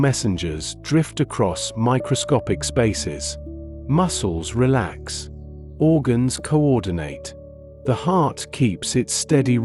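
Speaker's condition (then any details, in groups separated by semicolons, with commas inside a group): No condition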